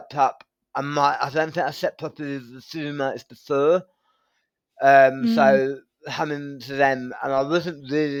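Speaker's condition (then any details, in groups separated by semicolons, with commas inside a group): Tongue cancer surgery; right-side tongue surgery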